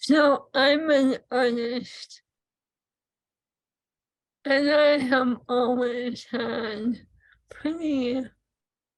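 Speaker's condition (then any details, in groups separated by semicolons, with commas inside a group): ALS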